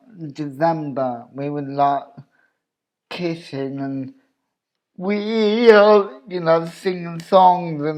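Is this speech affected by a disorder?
Yes: cerebral palsy; obvious speech impediment.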